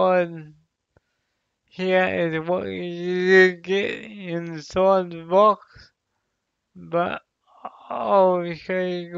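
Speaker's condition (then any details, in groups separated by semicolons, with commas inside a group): Cerebral palsy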